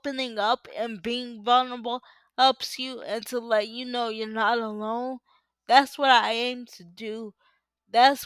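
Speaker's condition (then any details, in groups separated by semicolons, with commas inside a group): Cerebral palsy; uses power wheelchair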